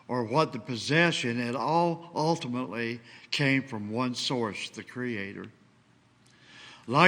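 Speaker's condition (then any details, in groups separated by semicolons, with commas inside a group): No condition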